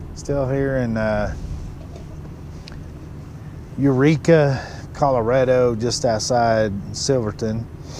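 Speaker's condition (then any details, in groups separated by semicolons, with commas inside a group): No condition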